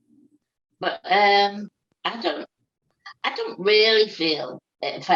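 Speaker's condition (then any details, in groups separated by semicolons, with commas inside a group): Cerebral palsy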